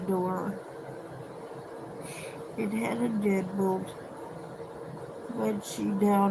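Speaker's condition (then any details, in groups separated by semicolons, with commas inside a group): Cerebral palsy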